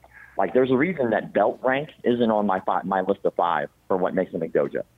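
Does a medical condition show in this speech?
Yes: cleft palate; congenital, many surgeries in childhood, facial scars.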